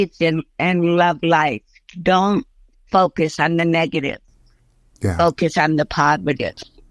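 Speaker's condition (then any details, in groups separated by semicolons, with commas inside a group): Cerebral palsy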